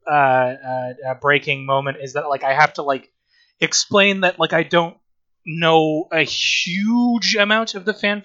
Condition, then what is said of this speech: Stuttering. I fucked that up with my stutter.